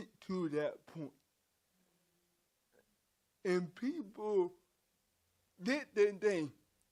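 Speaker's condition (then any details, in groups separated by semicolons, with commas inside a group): Cerebral palsy; from birth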